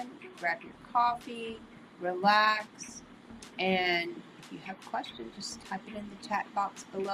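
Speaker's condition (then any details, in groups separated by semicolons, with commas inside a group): No condition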